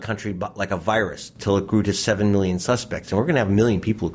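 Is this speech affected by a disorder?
No.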